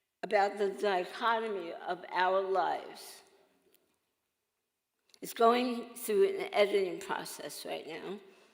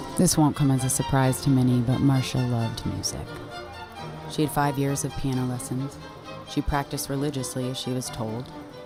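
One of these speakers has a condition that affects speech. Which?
The first: oral cancer survivor; survivor, several years since treatment.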